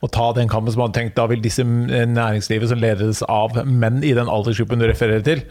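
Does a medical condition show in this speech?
No.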